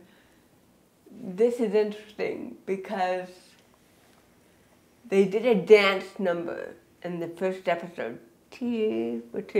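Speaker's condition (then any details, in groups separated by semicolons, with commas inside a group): Cerebral palsy; speaking takes extra mental effort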